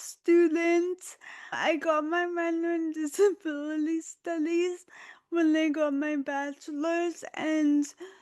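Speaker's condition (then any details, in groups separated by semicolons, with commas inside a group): Dystonia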